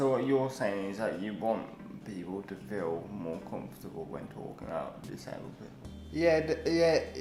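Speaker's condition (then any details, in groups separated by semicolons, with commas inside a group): Quadriplegic cerebral palsy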